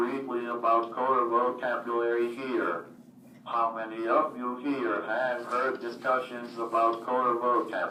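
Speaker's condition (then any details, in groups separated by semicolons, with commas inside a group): Cerebral palsy, athetoid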